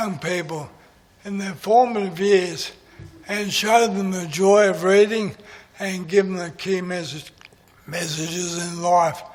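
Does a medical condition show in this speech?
Yes: MND; voice is going.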